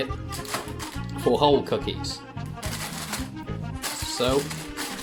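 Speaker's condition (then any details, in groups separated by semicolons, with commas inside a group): No condition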